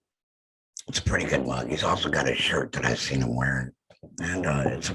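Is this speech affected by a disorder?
Yes: head and neck cancer; voice lost.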